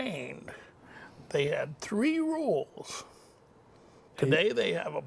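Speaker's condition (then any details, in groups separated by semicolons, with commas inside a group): Cerebral palsy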